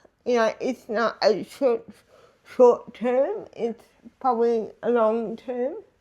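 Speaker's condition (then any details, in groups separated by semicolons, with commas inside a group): Disability affecting speech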